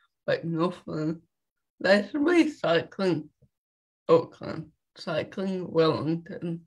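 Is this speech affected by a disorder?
Yes: cerebral palsy; walks, no wheelchair.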